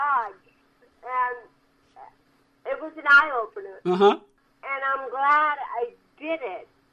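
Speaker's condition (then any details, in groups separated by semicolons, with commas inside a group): Cerebral palsy; from birth; recent surgery, in physical therapy rehab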